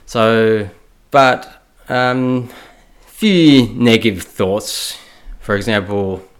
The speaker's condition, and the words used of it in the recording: Aphasia. Hopefully, you can understand my speech in the interview despite my ongoing aphasia.